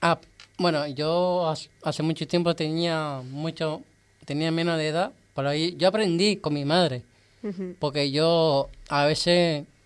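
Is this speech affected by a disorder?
Yes: Down syndrome; genetic condition, extra copy of chromosome 21, self-described as 68 degrees; age 32, no medication, independent in daily life.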